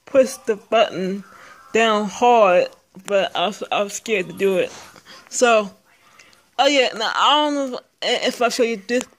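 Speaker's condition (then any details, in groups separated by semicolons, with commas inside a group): Speech impairment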